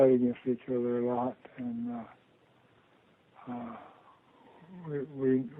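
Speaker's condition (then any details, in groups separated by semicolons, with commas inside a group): Parkinson's disease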